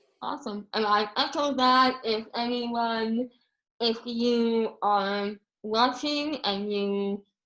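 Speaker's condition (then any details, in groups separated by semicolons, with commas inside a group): Moebius syndrome; paralyzed tongue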